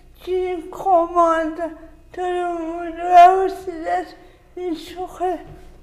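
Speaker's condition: Cerebral palsy; listeners sometimes misunderstand words

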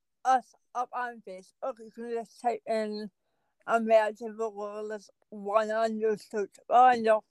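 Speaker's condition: Cerebral palsy; cerebral palsy from accident at birth, speech affected, ambulatory, learning disabilities

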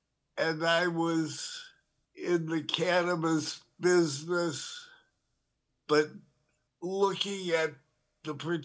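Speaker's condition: Parkinson's disease; tremor

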